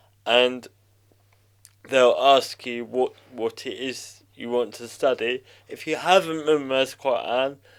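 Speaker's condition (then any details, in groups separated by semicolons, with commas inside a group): Cerebral palsy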